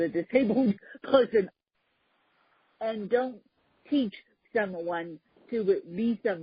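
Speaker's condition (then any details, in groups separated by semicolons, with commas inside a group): Hemiplegic cerebral palsy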